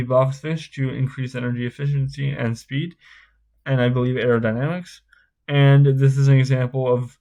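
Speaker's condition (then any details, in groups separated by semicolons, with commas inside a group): Spastic cerebral palsy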